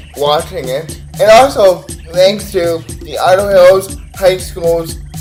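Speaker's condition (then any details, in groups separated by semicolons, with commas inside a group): Cerebral palsy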